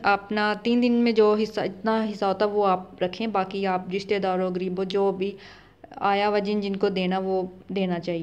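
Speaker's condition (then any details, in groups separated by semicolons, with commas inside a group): No condition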